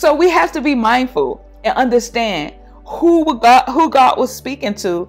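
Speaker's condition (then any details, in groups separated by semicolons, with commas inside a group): No condition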